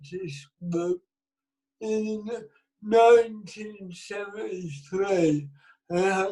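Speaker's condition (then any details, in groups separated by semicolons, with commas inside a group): Cerebral palsy; affects speech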